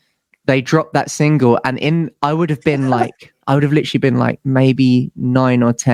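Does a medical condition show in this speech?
No.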